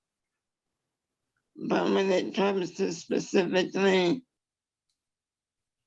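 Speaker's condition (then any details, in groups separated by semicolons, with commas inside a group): Traumatic brain injury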